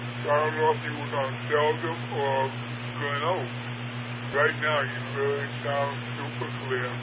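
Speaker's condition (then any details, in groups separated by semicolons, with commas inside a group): Parkinson's; largely wheelchair bound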